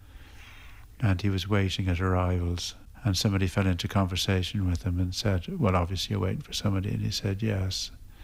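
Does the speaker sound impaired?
Yes: Parkinson's; progressive, expected to get tougher, affects making steady non-wobbly lines.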